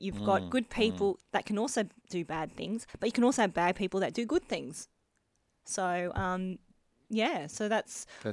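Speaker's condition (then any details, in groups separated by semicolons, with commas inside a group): Bilateral cleft lip and palate; adult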